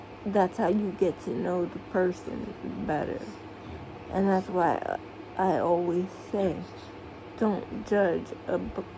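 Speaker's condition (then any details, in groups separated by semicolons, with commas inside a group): Cerebral palsy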